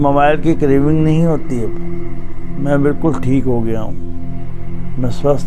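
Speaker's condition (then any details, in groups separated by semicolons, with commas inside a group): Cerebral palsy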